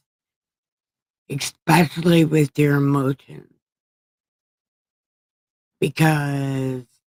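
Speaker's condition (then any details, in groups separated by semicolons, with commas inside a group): Brain injury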